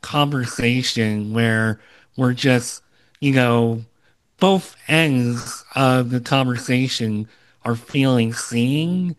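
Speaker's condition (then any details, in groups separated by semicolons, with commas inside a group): Cleft lip and palate; congenital cleft lip and palate, part of rare Opitz GBBB syndrome; earlier low confidence speaking and presenting, improved with podcast practice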